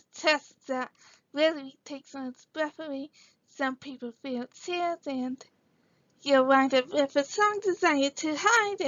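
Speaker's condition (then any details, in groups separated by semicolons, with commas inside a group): Cerebral palsy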